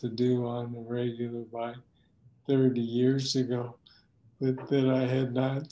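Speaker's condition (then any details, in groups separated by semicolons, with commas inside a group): Parkinson's disease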